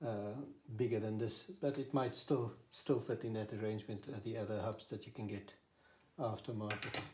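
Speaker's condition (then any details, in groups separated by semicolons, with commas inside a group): No condition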